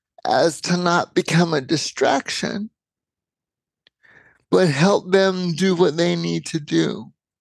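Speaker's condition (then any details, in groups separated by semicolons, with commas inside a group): Cerebral palsy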